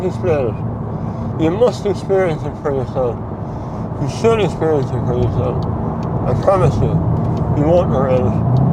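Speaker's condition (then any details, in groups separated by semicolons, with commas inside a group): Mouth cancer surgery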